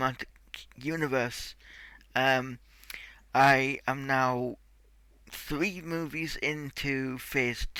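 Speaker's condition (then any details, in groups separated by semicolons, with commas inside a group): Cerebral palsy; tight muscles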